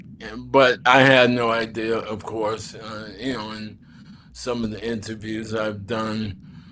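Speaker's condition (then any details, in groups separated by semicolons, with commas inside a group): ALS; bulbar onset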